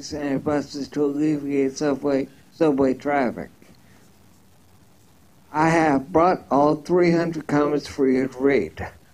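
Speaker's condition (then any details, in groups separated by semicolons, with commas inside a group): Ataxia; neuromuscular disease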